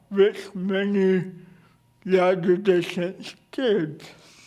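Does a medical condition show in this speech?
Yes: cerebral palsy.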